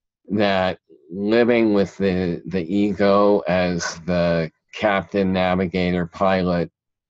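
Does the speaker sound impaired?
Yes: cleft palate; cleft palate and cleft lip, present since childhood; speech impediment still present, talked funny as a child.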